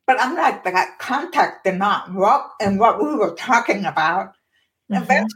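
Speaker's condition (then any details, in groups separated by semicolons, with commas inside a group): Profound deafness; born profoundly deaf, one cochlear implant after youngest child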